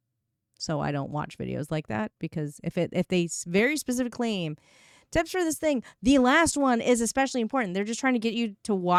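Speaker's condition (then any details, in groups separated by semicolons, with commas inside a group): No condition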